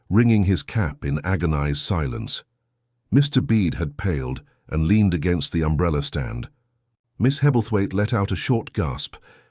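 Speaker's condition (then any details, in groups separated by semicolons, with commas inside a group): No condition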